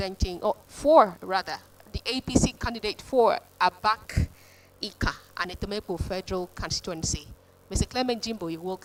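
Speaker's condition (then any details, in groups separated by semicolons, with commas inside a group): No condition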